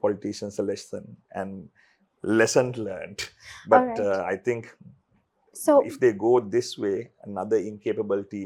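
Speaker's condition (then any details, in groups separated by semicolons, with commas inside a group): No condition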